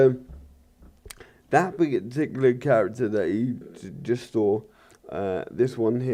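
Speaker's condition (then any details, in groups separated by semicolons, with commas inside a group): Cerebral palsy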